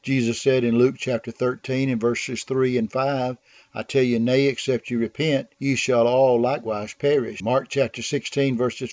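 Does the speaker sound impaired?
No.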